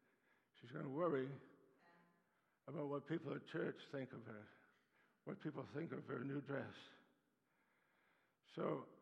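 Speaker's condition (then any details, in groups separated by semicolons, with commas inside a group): Parkinson's disease; Parkinson's attacks muscles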